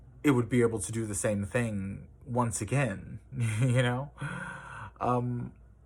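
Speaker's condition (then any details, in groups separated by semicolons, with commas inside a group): No condition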